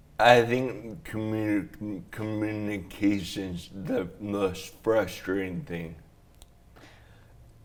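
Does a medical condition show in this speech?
Yes: traumatic brain injury; snowboard tree impact, diffuse axonal injury, hemispheric shift; walker, physical therapy, 1.5-month coma, 3 months hospital; slurred, relearned talking and swallowing.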